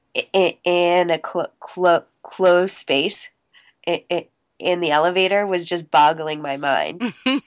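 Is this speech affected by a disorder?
Yes: stuttering; covert since childhood, immediate onset soon after starting to talk, school therapy from kindergarten, private therapist; recovering covert, still stutters, American Institute for Stuttering 3-week intensive program, fluency shaping techniques; formerly word switching and avoiding, held back stutters, pushed words out, appeared out of breath; here repeated sounds, prolonged sounds.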